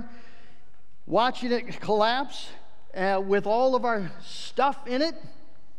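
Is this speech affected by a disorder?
No.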